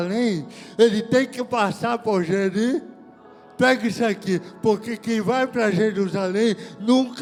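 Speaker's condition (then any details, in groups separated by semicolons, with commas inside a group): Cerebral palsy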